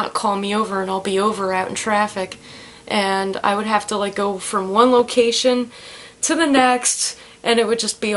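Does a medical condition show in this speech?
No.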